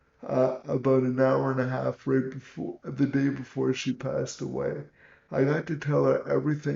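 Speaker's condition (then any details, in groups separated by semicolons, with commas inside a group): Cerebral palsy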